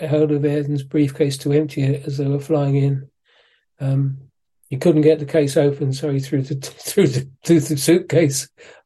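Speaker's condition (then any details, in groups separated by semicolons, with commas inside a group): Parkinson's disease; physiotherapy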